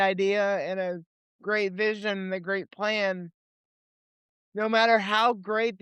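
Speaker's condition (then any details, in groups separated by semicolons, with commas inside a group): Cerebral palsy; limited mobility, legs; age 28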